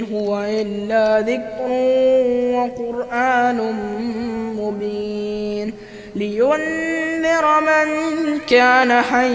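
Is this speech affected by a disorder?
No.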